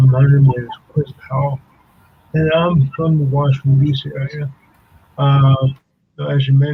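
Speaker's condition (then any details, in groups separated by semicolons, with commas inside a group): Cerebral palsy; speech affected at times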